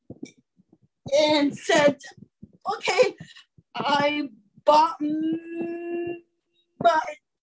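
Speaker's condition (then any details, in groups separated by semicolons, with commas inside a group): Stuttering; attended a speech course; prolonged sounds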